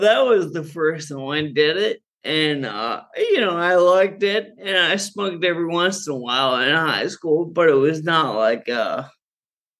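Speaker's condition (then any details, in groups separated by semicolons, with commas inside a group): Friedreich's ataxia; progressive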